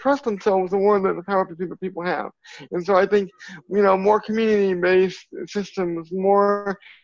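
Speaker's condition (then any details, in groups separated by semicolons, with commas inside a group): Cerebral palsy; from birth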